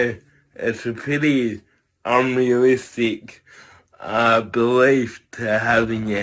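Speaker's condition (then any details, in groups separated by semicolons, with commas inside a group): Cerebral palsy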